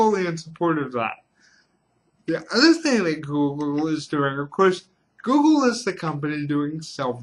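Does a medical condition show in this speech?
Yes: cerebral palsy.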